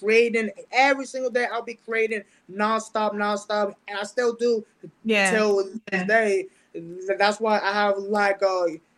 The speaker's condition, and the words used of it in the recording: Stuttering. Sometimes living in the spectrum is a little bit hard to socialize with people, and the reason why I find it a little bit challenging to hang around people is because number one, I have like a low little speech impediment that I had since I was like, oh, I'm 10 years old.